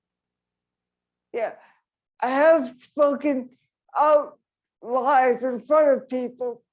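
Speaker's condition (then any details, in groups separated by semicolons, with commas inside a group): Traumatic brain injury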